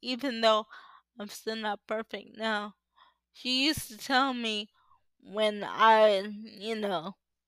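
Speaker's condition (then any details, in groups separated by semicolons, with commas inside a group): Cerebral palsy; uses power wheelchair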